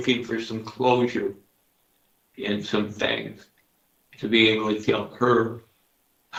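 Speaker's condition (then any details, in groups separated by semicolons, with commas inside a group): Parkinson's disease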